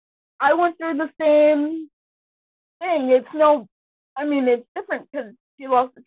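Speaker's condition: Cerebral palsy; amputee

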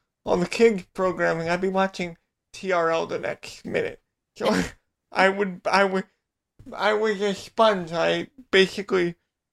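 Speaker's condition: Cerebral palsy, spastic quadriplegia

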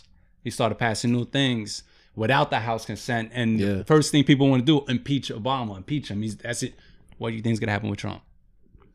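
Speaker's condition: No condition

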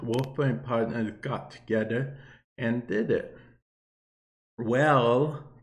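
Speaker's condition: Cerebral palsy; viewer asked why talking like that

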